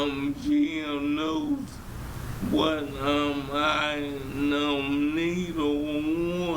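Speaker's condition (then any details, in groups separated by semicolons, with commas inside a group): ALS; persistent hoarseness as first symptom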